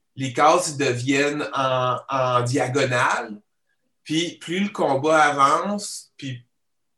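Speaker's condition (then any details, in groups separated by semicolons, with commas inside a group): Stuttering; genetic and neurological; stutters in daily life, partial control keeps spontaneity, full control would need changed voice; repeated words, prolonged sounds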